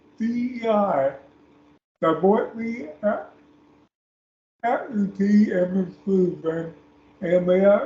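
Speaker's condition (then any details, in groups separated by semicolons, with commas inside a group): Speech impairment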